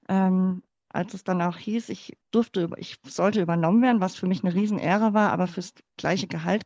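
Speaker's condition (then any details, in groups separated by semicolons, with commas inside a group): Cleft palate; congenital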